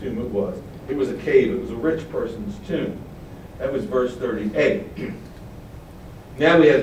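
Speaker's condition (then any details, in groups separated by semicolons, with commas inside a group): No condition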